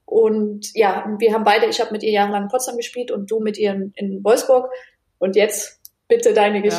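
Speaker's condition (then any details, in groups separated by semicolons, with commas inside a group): No condition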